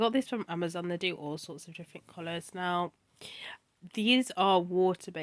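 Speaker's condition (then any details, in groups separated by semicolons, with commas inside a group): No condition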